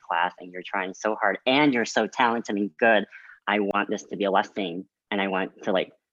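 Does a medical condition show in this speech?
Yes: cleft lip and palate.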